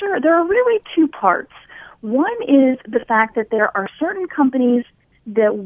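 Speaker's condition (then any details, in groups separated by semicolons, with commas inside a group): No condition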